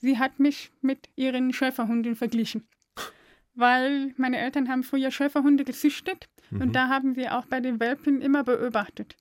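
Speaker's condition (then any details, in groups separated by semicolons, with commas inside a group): Deafness; deaf since birth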